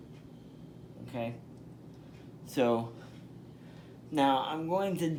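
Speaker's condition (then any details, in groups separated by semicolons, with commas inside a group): Spastic diplegia cerebral palsy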